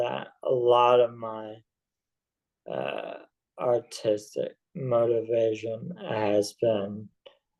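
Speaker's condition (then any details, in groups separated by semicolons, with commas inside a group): ALS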